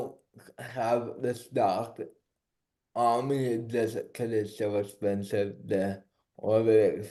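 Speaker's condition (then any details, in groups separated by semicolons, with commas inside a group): Cerebral palsy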